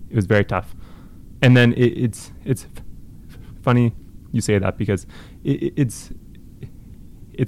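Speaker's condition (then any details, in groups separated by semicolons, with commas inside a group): Stuttering; persisting into adulthood, no cure, managed, no family history, past blocks up to 30 seconds; always stutters, varies by day and week, no clear pattern, retimes breaths, Israeli Zoom support group; more when nervous, less when angry, tends not to block when singing, uncoordinated breathing contributes; repeated words, blocks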